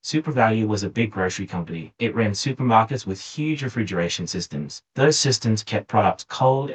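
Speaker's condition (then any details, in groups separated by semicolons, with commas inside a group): No condition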